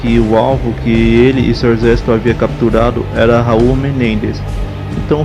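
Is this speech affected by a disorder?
No.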